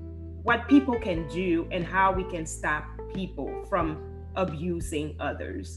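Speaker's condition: No condition

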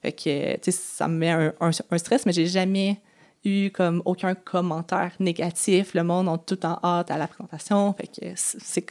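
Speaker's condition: Stuttering; stuttering with blocks, attends L'ABC stuttering meetings; sound and word repetitions, que-que-que; repeated sounds, prolonged sounds

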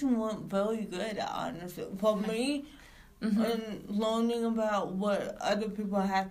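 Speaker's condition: Cerebral palsy; no wheelchair use

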